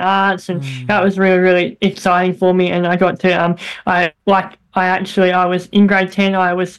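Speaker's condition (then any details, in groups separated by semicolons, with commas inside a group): Bilateral cleft lip and palate; as child hard to understand, squeaky, very airy, nasal voice, speech hindered drama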